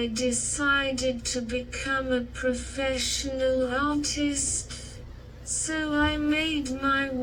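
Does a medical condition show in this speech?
Yes: cerebral palsy.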